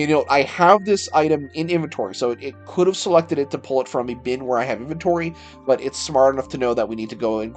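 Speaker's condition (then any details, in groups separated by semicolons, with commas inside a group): No condition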